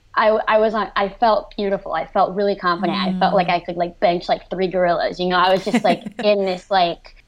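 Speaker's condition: Cleft lip and palate, severe

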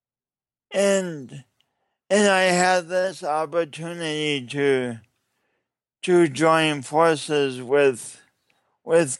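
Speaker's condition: Cerebral palsy; speech impediment

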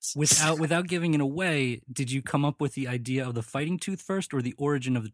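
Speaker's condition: No condition

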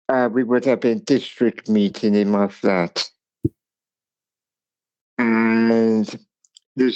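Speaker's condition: Cerebral palsy; speech impairment

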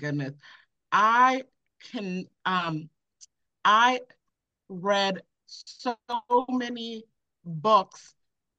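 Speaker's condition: Aphasia after stroke; seeing a therapist, keeps talking to improve

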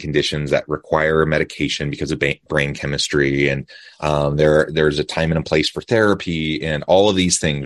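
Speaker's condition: No condition

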